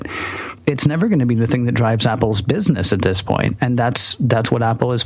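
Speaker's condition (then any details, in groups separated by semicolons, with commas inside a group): No condition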